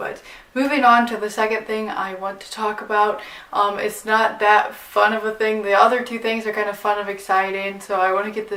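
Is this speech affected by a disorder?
No.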